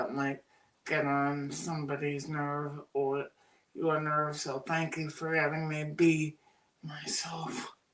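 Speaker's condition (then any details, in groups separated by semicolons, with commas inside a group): Cerebral palsy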